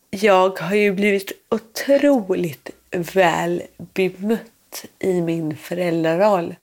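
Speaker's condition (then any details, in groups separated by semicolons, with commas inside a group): Cerebral palsy; born without heartbeat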